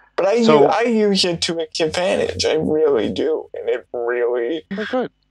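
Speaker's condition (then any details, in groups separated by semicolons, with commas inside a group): Cerebral palsy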